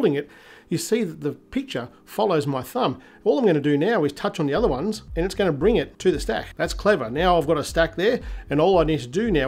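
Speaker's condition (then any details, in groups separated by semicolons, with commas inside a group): No condition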